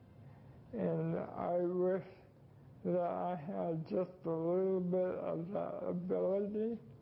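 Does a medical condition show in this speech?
Yes: ALS; amyotrophic lateral sclerosis, Lou Gehrig's disease, very short time left; voice tough to understand.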